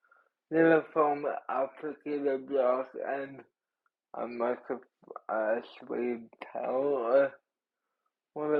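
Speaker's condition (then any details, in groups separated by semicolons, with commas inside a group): Cerebral palsy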